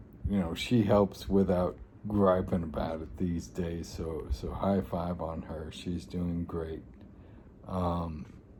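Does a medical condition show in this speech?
Yes: ALS.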